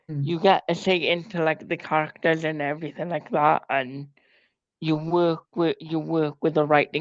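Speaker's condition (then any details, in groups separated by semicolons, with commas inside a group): Cerebral palsy; no physio or speech therapy as adult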